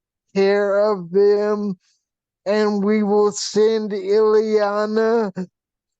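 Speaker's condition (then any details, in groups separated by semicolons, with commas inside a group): Vp shunt failure, brain pressure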